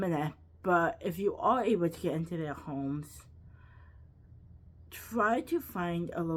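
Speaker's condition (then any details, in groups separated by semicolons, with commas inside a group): Cerebral palsy, quadriplegic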